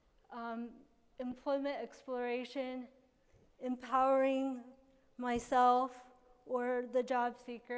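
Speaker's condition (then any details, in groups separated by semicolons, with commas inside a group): Cerebral palsy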